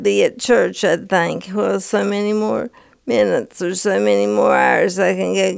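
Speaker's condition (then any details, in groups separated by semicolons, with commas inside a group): Parkinson's disease; onset early 50s, first full-body tremor with fall, Requip for years, symptom-free, dose increased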